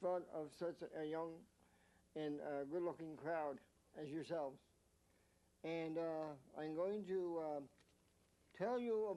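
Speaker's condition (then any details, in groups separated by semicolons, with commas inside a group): Mild cerebral palsy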